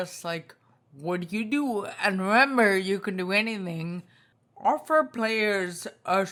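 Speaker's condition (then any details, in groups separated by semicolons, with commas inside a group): Spinocerebellar ataxia type 2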